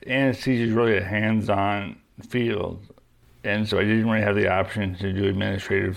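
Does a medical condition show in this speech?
Yes: young-onset Parkinson's disease; diagnosed at 38, hereditary form, right-side hand weakness, freezing, 5 years medication, then deep brain stimulator; daily exercise, Peloton bike.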